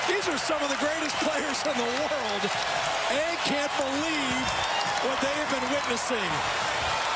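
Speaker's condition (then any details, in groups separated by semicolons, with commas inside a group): No condition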